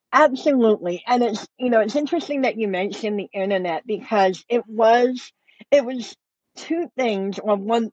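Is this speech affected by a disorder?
Yes: cleft lip and palate; congenital, surgeries from 2 months, lip and palate closure, nose reconstruction, two bone grafts, ear tubes; speech affected, workplace discrimination over how speaks.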